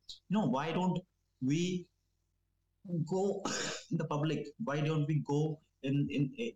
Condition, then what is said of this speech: Stuttering. If I will stutter 2-3-4 more times, it doesn't matter.